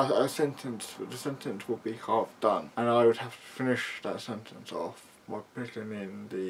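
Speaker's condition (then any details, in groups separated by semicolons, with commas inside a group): Cerebral palsy; mild, affects muscles and speech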